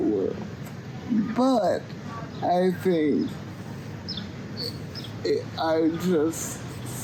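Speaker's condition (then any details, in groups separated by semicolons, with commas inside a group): Cerebral palsy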